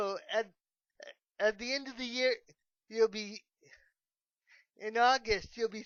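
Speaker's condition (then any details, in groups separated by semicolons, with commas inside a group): Cerebral palsy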